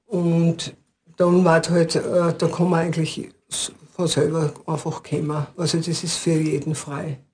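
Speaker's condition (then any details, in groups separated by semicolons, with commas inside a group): Parkinson's disease; ten years since onset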